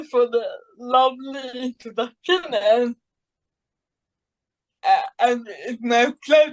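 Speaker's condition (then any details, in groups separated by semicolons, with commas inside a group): Cerebral palsy; adult, after childhood therapy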